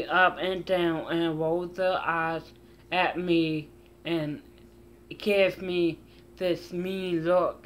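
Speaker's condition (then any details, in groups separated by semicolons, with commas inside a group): Mild cerebral palsy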